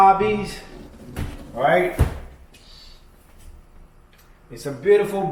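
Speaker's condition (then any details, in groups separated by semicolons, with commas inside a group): No condition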